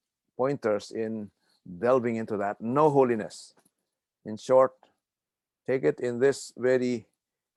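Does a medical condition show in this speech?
No.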